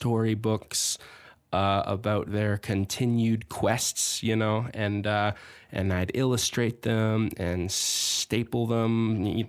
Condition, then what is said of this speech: Stuttering. I already knew that I could sing without stuttering, which is a pretty incredible cosmic gift, you know.